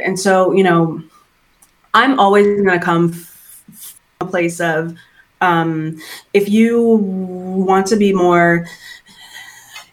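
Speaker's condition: Stuttering; stuttering since around age 3 or 4; stutters sometimes, at times avoids speaking situations, anxiety about fluent understandable speech; prolonged sounds

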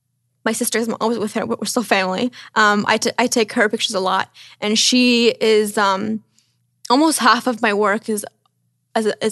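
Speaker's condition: Stutter; severe, onset at age 3 or 4, many years of speech therapy; improved, no longer blocking; long-standing difficulty expressing self verbally, hard to order pizza on the phone; repeated sounds, repeated words

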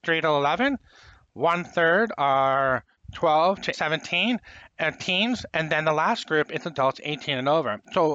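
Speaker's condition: Profound hearing loss, congenital

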